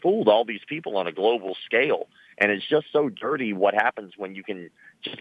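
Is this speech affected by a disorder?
Yes: cleft lip and palate; born with cleft lip and palate, many surgeries as a child, facial scars.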